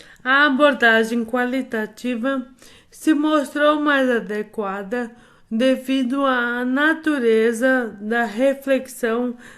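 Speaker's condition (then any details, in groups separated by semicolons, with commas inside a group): Amyotrophic lateral sclerosis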